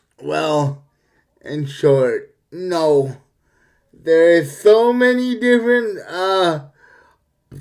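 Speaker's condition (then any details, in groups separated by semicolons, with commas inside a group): Cerebral palsy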